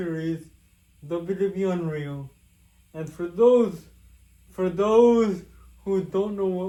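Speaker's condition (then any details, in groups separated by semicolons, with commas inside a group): Cerebral palsy; with developmental delay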